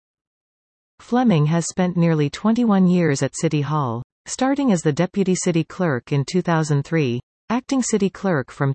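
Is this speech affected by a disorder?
No.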